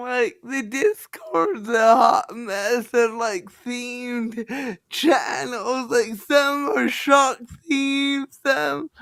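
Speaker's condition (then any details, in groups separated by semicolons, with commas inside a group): Cerebral palsy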